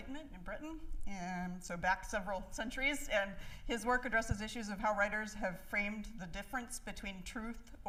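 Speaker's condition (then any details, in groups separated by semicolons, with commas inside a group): No condition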